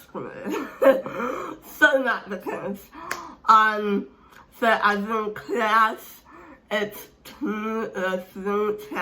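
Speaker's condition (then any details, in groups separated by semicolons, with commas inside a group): Speech impairment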